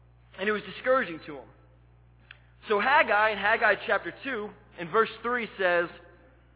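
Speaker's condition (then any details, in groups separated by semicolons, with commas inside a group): No condition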